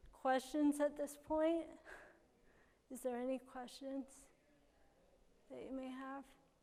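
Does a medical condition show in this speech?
Yes: cerebral palsy.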